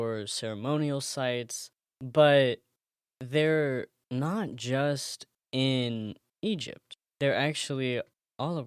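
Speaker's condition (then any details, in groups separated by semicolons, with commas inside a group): No condition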